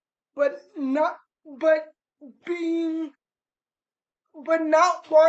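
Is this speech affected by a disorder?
Yes: cerebral palsy; spastic.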